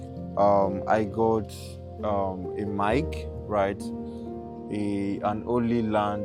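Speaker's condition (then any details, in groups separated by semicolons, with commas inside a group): No condition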